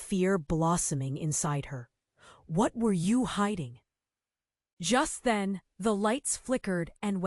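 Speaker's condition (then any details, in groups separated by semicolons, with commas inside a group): No condition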